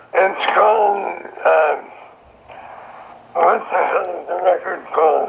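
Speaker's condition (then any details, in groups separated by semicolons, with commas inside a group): Throat cancer; voice described as practically gone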